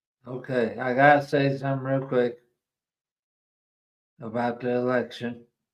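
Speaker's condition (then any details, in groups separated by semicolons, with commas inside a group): ALS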